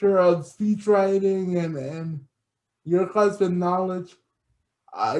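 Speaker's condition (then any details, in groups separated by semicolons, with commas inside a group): Cerebral palsy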